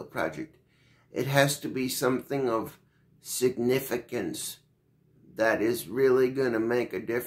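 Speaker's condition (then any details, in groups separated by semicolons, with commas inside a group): Cerebral palsy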